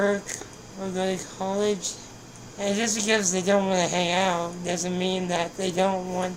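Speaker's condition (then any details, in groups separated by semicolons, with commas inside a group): Spinal muscular atrophy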